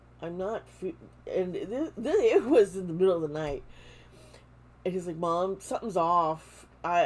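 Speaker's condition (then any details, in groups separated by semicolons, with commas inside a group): No condition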